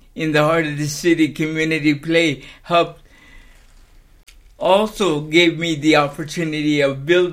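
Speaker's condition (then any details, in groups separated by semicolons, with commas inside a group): Cerebral palsy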